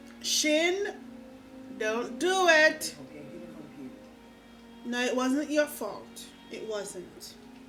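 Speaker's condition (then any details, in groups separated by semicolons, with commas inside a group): No condition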